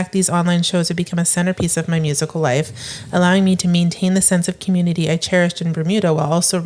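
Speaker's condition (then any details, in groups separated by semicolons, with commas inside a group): No condition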